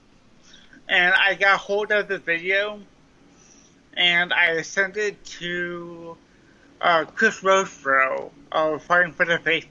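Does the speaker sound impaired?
Yes: cerebral palsy, mild; speech impediment, sounds like Wendy's drive-thru speaker box, may sound drunk.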